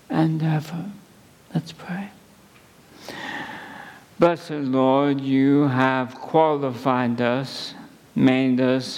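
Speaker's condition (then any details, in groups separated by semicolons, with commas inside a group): ALS; under neurologist care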